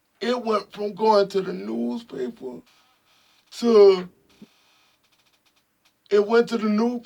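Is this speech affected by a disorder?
Yes: spastic quadriplegic cerebral palsy.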